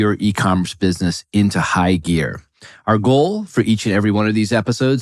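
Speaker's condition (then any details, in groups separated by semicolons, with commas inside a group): No condition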